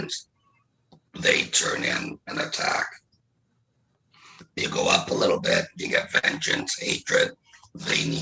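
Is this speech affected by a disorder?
Yes: laryngectomy.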